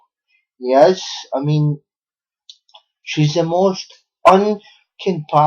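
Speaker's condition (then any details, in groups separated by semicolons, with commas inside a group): Cerebral palsy; unable to walk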